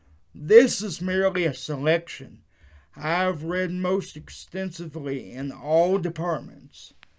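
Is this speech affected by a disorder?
Yes: cerebral palsy; cerebral palsy from birth, wheelchair user.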